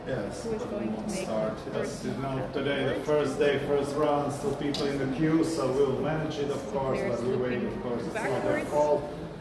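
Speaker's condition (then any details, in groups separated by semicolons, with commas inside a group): No condition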